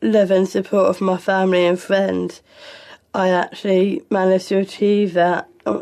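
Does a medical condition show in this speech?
Yes: Down syndrome; learning disability.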